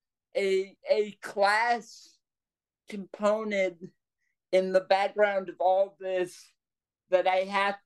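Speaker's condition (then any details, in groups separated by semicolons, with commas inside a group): Cerebral palsy; power wheelchair since age five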